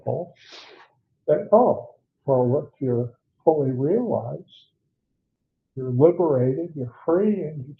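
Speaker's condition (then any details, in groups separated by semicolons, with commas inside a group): No condition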